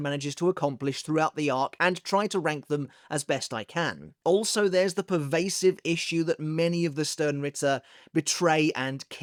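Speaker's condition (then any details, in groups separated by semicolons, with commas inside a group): No condition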